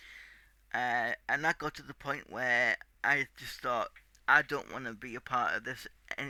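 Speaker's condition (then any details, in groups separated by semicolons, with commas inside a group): Cerebral palsy; tight muscles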